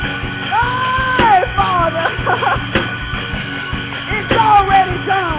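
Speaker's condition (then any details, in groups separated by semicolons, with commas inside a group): No condition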